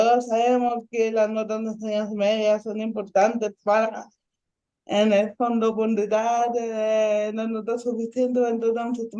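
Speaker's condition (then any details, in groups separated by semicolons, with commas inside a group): Ataxic cerebral palsy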